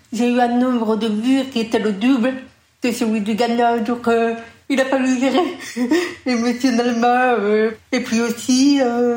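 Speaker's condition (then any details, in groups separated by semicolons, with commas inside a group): Deaf from birth, congenital; speaks orally and intelligibly in public, never heard own voice, voice can sound funny; learned to speak through long repetitive parrot-like training, took 20 years, told would never speak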